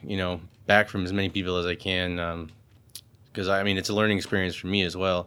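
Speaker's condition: No condition

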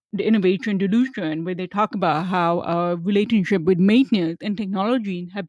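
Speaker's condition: Hearing loss; hearing aid user, same audiologist firm for 25 years

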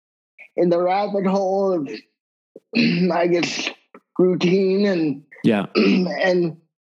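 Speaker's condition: Cerebral palsy; wheelchair user

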